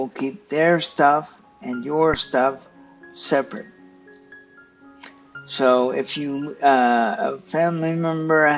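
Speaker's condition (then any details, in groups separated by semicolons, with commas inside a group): Cerebral palsy; stiff muscles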